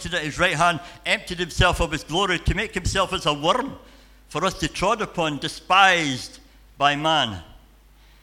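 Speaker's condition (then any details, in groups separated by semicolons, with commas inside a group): Cleft palate and cleft lip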